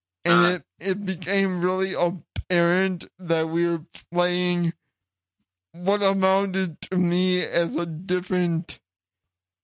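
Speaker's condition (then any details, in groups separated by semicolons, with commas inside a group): Cerebral palsy; since childhood, wheelchair user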